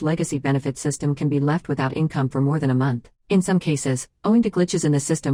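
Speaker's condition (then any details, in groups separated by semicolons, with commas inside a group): No condition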